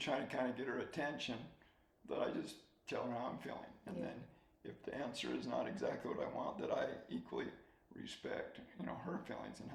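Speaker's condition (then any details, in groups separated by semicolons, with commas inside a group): ALS; slow-progressing form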